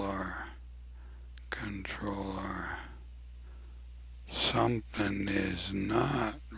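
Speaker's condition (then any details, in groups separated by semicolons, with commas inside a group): ALS; abnormally slow voice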